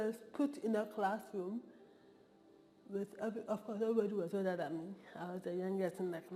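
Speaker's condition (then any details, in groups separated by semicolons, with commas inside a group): Cerebral palsy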